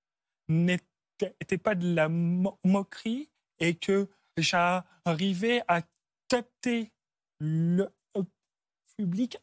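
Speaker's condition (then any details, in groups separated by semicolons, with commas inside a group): Stuttering; onset at about age 4 after grandmother's throat cancer, fluent before, once misdiagnosed as Gilles de la Tourette; no attempts to control stuttering; part-word and word repetitions, frequent euh fillers; blocks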